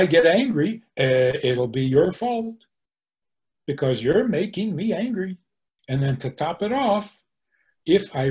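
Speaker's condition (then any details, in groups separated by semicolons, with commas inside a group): No condition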